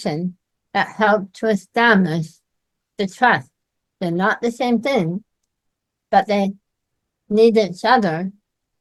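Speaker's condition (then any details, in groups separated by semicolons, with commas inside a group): Myasthenia gravis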